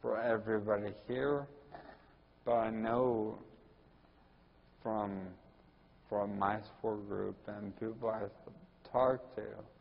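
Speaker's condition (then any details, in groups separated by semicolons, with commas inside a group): Ataxia; speech typical of the condition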